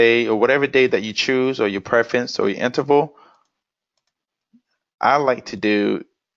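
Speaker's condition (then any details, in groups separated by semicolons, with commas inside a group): No condition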